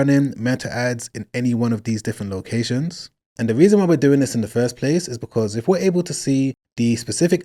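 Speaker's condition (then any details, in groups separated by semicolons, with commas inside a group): No condition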